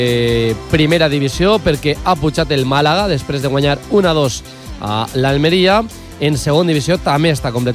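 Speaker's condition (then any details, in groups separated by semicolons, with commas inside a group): No condition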